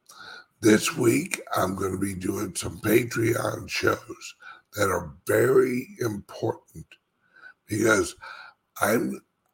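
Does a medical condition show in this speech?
Yes: speech impediment; slight speech impediment.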